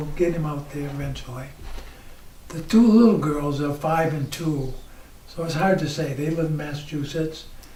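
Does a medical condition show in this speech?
Yes: ALS.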